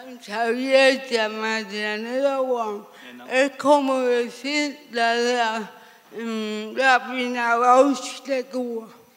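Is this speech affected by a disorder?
Yes: severe cerebral palsy.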